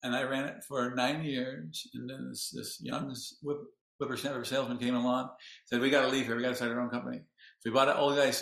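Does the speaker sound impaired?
Yes: Parkinson's disease; onset age 42, 19 years since, medicine four times daily plus Indian bean, hospital physical therapy; tremor largely controlled, tips over a lot, balance problems, some regression, trying new drugs, daily exercises; hard on voice, needs about two weeks of singing practice to regain voice.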